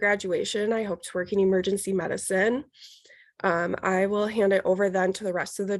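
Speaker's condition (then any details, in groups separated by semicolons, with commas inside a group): No condition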